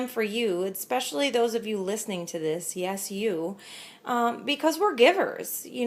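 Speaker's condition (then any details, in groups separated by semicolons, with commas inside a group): No condition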